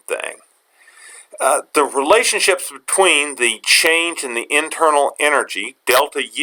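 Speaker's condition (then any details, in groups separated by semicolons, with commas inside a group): No condition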